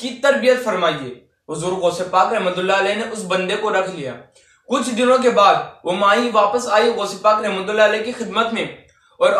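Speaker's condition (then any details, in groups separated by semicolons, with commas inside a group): No condition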